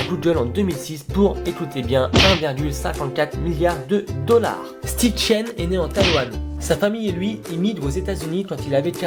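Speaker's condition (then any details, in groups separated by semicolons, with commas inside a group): No condition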